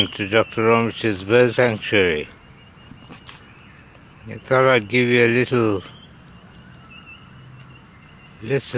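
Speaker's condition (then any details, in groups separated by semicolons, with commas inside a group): Slurred speech from poisoning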